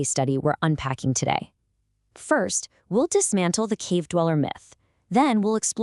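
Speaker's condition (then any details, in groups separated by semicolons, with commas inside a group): No condition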